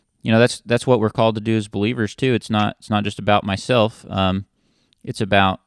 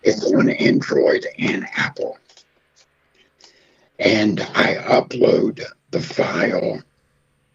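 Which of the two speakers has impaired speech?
The second: throat cancer, half voicebox, partial laryngectomy; half of voicebox removed; about three years since cancer; voice affected.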